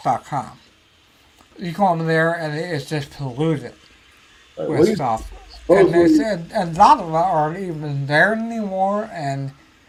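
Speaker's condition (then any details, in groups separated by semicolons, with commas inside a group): Ataxia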